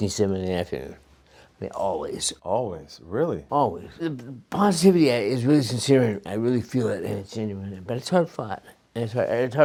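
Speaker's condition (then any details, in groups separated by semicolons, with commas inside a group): Parkinson's disease; young onset, diagnosed at age 29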